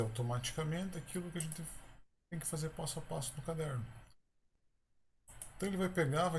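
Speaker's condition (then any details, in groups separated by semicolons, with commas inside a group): No condition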